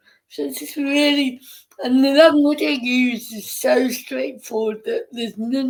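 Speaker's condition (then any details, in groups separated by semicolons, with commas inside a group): Cerebral palsy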